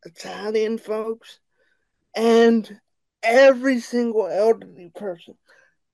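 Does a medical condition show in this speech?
Yes: cerebral palsy; unstable voice, pitch goes high and low, speech recognition software produces nonsense.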